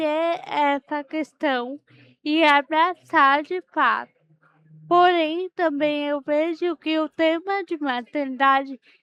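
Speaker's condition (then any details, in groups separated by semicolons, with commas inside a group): Cerebral palsy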